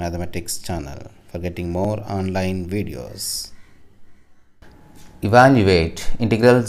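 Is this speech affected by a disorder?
No.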